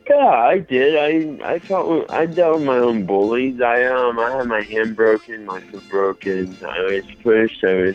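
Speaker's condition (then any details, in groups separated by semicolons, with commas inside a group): Mild cerebral palsy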